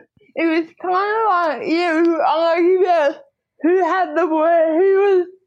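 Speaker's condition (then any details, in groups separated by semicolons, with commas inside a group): Cerebral palsy, spastic diplegia; fully mobile without wheelchair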